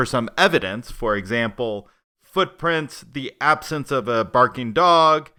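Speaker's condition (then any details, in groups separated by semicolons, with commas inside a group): No condition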